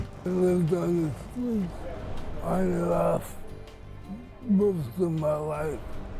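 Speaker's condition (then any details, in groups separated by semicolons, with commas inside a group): Cerebral palsy; worsening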